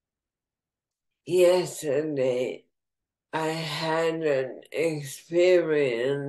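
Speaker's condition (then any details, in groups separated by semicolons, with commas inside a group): ALS, bulbar form, bulbar onset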